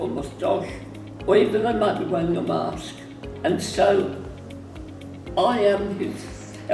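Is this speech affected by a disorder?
Yes: myasthenia gravis; muscle weakness.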